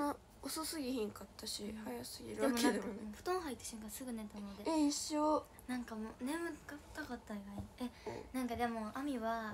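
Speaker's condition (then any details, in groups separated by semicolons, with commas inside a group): No condition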